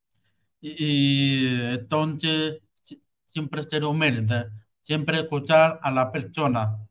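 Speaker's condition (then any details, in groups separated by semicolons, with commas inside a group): Hearing loss with cochlear implant; congenital hearing loss, cochlea dead, cochlear implant surgery, implant electrically stimulates cochlea; about 34, uses cochlear implant, new operating system connects implant to computer, no headphones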